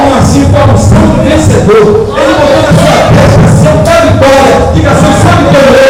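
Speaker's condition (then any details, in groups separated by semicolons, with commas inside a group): No condition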